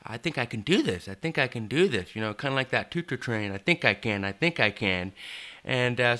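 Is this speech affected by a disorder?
Yes: deafness; severe hearing loss from birth, deaf and hard of hearing, no sound for first 2 years; 12 years of intense speech therapy, had to learn how to talk, holds normal dialogue.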